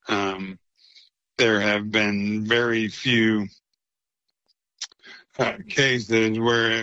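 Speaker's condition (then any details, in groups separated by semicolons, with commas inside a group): ALS; slower progression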